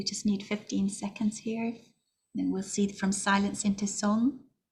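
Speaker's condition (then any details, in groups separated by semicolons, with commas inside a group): No condition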